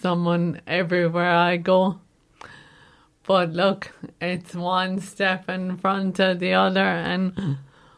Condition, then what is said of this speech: ALS (motor neuron disease). But, like, my mobility and my voice and the everyday things, I just can't do anymore.